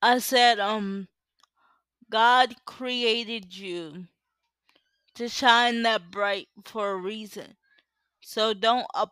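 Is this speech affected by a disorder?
Yes: cerebral palsy.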